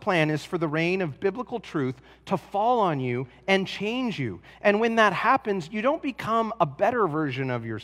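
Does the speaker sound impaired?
No.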